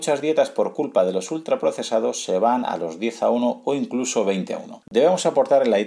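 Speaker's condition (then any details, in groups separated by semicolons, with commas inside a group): No condition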